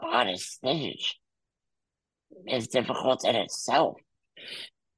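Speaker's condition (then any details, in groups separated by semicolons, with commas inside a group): Muscular dystrophy; congenital, wheelchair user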